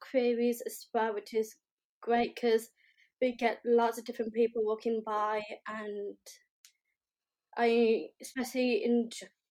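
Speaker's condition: Down syndrome

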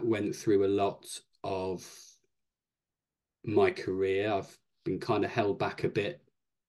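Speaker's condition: Stammer; began after father's death, initially overt, became covert at university; tried NHS and private speech therapy, CBT, clinical trials; overt phase with repetitions, later hidden with avoidance techniques, could sound fluent; prolonged sounds, blocks

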